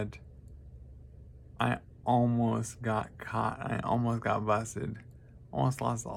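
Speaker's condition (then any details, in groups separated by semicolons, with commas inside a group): Traumatic brain injury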